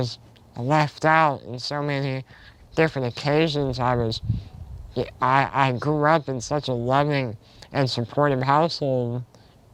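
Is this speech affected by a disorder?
Yes: spinal muscular atrophy type two.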